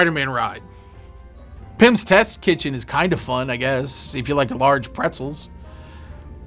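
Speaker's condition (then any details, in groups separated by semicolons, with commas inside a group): No condition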